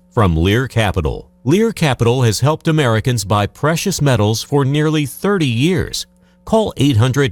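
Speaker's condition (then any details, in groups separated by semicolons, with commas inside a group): No condition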